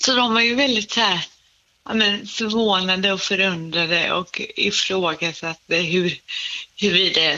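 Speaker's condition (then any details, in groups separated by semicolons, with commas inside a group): Cerebral palsy; congenital, motor function affected throughout body, walks and stands, somewhat poorer balance; speech slightly affected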